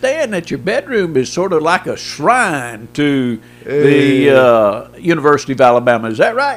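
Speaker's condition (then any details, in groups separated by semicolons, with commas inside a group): No condition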